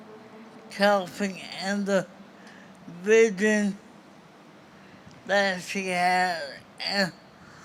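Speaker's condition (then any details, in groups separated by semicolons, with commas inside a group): Cerebral palsy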